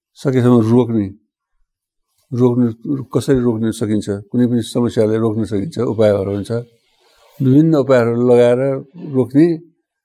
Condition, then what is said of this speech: Parkinson's disease. मलाई ड्राई हुन्छ मुख यसो पार्किन्सन सबैजना डिस्टर्ब गऱ्यो